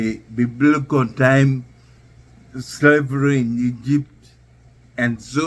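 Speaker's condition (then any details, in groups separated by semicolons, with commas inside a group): Neurological disease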